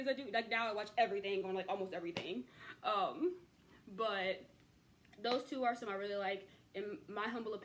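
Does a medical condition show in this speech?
No.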